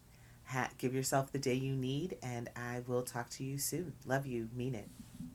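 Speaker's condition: No condition

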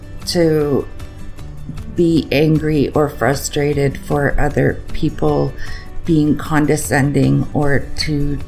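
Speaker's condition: Aphasia; acquired after stroke, affects speech and writing, no cognitive deficits, intellect intact; words glitch, cannot get thoughts out in voice or writing, listeners anticipate next word

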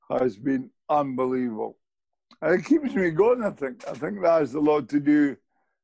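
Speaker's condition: Motor neurone disease; host calls speech eloquent

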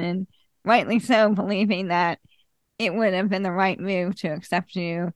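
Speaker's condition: ALS; very slow progression

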